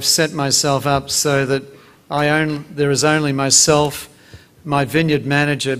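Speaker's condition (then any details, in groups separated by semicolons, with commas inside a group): No condition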